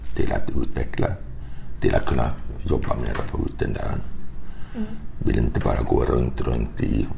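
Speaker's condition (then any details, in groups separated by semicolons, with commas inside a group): Hearing impairment, cochlear implants, congenital, bilateral cochlear implants; two cochlear implants, first implant seven years before second; uses two cochlear implants, content with both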